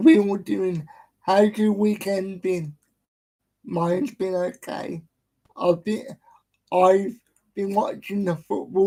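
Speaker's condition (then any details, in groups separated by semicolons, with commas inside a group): Cerebral palsy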